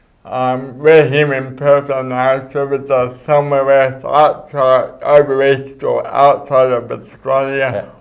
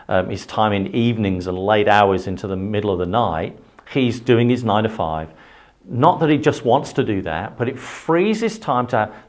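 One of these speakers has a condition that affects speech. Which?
The first: cerebral palsy; affects walking, coordination, speech; can walk; speech impediment, noticeable voice.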